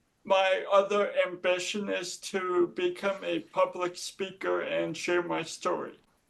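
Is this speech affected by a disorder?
Yes: cerebral palsy; mild limp; diagnosed age 3; speech affected.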